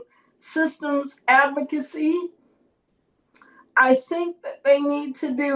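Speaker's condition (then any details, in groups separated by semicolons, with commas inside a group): Cerebral palsy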